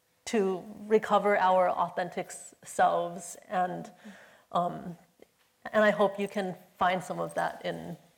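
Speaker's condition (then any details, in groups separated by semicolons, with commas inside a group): Stutter; stutter in high school; stutter still present sometimes; occasional stutter; prolonged sounds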